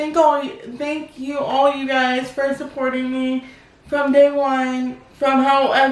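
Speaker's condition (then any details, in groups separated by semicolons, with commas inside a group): Cerebral palsy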